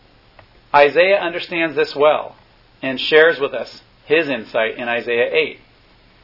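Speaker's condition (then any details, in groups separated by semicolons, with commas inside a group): No condition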